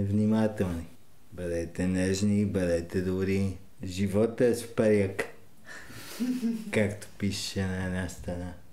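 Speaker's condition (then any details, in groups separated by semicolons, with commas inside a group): Cerebral palsy; oxygen loss at birth, stroke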